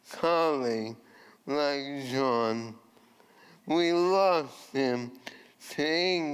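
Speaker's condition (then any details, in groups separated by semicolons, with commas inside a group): ALS; voice changed from earlier resonant voice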